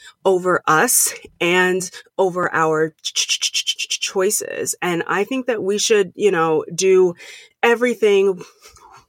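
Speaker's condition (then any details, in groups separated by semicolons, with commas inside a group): Stuttering; lifelong stutter since grade school, past speech therapy, public speaking since 2014 as fear exposure; trouble saying own name, avoided phone calls and talking, speaks freely while stuttering; prolonged sounds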